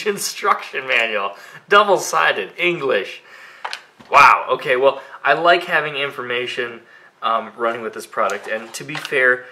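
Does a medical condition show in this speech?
No.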